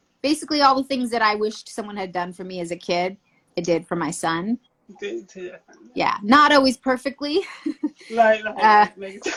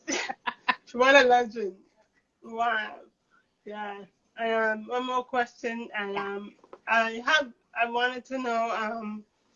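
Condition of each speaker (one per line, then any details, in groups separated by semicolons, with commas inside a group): No condition
Cerebral palsy; atypical speech, often not understood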